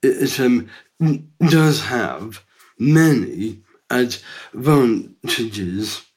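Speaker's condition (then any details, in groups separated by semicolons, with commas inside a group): Down syndrome; from birth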